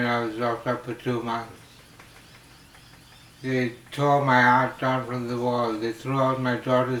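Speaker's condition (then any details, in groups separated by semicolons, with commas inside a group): Slurred speech from poisoning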